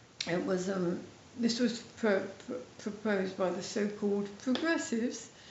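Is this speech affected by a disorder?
Yes: MND, mild; speech slightly affected.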